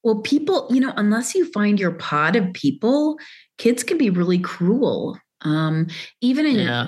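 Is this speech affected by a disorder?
No.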